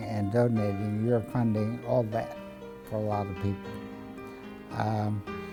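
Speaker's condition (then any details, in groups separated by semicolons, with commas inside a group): ALS; over two years since diagnosis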